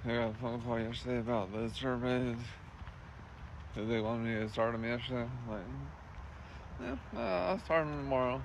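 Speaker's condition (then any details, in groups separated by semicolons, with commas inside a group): Traumatic brain injury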